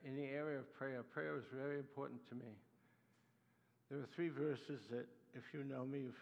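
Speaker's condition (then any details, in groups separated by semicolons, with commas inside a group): Parkinson's disease; Parkinson's attacks muscles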